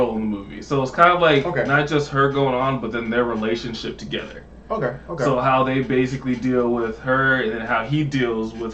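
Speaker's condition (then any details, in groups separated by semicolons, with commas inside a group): No condition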